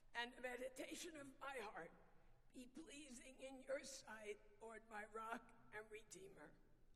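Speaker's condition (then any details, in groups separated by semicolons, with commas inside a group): Vocal dysphonia; noticeably sultry voice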